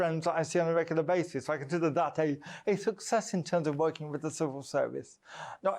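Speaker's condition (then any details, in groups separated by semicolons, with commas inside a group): Cerebral palsy, mild; strangulated voice, less clear on recordings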